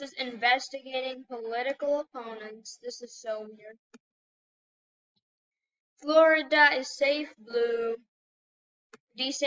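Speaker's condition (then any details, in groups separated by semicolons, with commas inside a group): No condition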